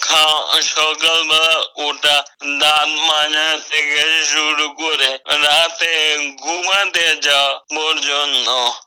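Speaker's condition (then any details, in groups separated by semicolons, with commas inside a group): Motor neurone disease; progressive motor neuron degeneration, walking gradually lost, earlier walker and standard wheelchair, further free government equipment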